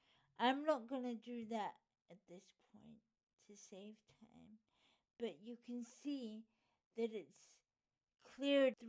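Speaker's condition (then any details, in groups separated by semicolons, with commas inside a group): Cerebral palsy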